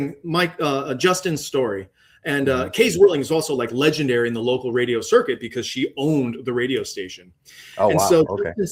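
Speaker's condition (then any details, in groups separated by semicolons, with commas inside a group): No condition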